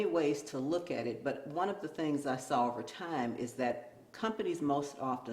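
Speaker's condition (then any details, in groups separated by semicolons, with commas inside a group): No condition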